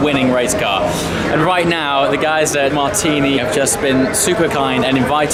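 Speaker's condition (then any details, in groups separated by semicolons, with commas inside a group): No condition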